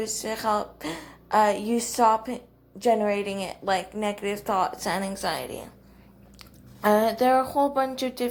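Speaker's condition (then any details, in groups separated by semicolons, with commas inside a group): Cerebral palsy, athetoid; quadriplegia, all four limbs; eats, chews and swallows normally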